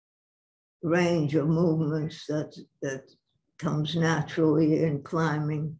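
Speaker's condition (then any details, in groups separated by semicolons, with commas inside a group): Parkinson's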